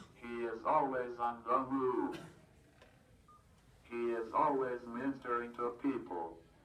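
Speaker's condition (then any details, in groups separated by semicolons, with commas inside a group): Cerebral palsy, athetoid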